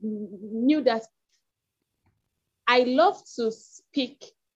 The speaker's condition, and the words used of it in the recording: Stuttering. If I'm speaking and I'm breaking, it's a normal thing.